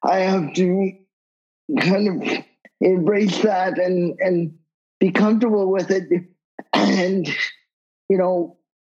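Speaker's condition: Cerebral palsy; wheelchair user

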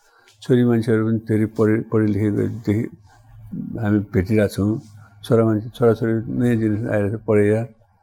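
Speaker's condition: Parkinson's disease; jumbled speech

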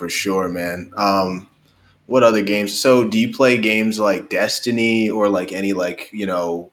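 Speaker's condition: No condition

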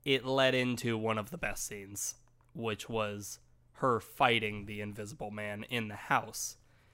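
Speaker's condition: No condition

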